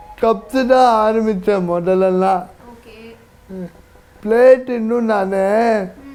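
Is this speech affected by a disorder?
Yes: cerebral palsy; lost about 90% of bodily function.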